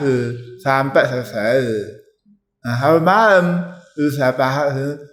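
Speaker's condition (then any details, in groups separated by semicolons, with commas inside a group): Tongue cancer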